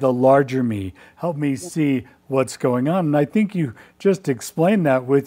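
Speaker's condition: No condition

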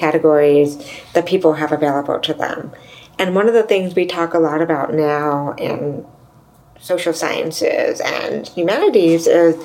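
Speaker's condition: Deafness, severe to profound; implant worse ear 34

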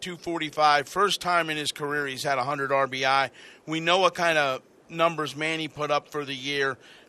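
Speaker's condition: No condition

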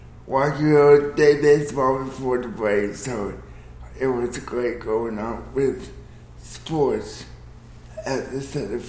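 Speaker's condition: Cerebral palsy

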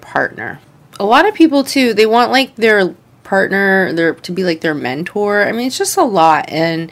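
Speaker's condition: No condition

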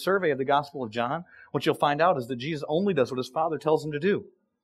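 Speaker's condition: No condition

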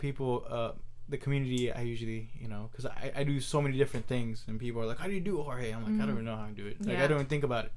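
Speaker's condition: No condition

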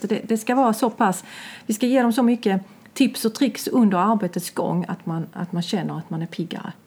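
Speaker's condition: No condition

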